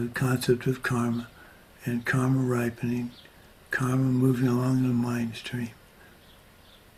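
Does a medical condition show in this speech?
Yes: Parkinson's disease.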